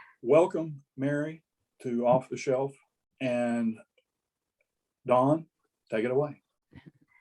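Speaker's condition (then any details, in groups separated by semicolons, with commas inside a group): No condition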